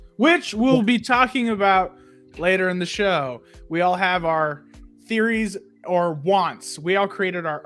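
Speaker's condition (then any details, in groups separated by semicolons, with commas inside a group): No condition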